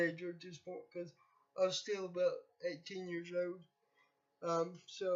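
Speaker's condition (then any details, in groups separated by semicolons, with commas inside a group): Cerebral palsy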